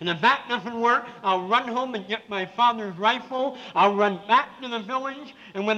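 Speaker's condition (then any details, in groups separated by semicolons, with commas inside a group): Severe cleft palate with lisp; congenital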